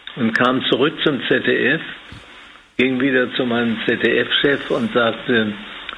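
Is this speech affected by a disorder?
Yes: Parkinson's disease; years of hand tremor holding a glass, dismissed as stage fright, diagnosed by neurologist after examination.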